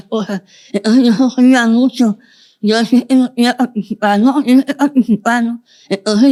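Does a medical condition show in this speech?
Yes: Moebius syndrome, congenital; communication not easy, speech not expected at birth.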